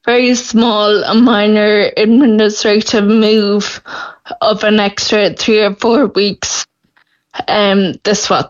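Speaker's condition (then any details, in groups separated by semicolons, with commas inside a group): Friedreich's ataxia; progressive Friedreich's ataxia, wheelchair user, no access yet to Skyclarys; very hard to speak, exhausted after speaking, worsening swallow, more frequent choking episodes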